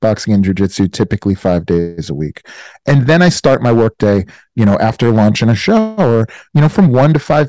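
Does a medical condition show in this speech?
No.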